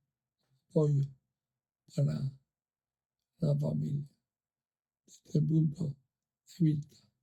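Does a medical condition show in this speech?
Yes: amyotrophic lateral sclerosis.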